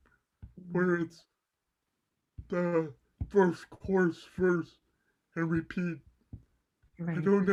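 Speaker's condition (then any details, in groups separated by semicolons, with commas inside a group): Cerebral palsy; mild left side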